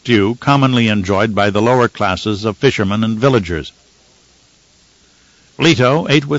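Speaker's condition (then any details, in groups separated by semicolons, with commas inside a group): No condition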